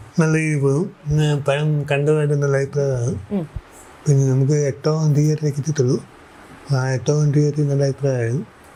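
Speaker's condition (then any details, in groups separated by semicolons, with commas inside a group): Cerebral palsy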